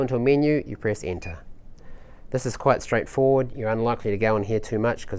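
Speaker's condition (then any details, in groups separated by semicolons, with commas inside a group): No condition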